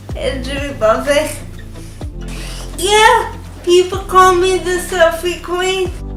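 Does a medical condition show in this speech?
Yes: cerebral palsy.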